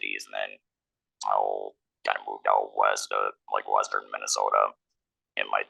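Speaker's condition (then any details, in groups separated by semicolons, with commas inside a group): Laryngectomy, electrolarynx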